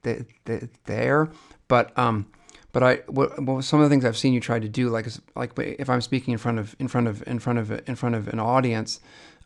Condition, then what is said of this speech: Stuttering. It's not going to upset me. Like, I usually make a joke about it, and like I actually just do it deliberately to get its attention, and that always gets a laugh.